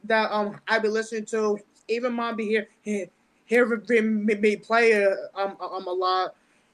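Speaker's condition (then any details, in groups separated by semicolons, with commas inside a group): Stutter; mild stutter, low speech impediment since about age 10, intellectual learning disability from birth, hears instructions differently; certain words sometimes don't come out; prolonged sounds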